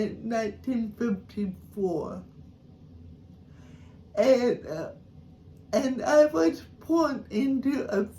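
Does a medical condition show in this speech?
Yes: cerebral palsy.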